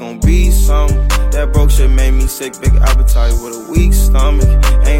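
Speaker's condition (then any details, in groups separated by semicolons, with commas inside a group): No condition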